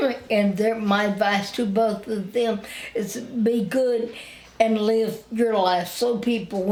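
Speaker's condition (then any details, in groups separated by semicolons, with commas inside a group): Spinal ataxia; wheelchair user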